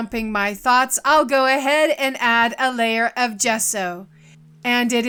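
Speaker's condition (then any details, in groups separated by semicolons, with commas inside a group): No condition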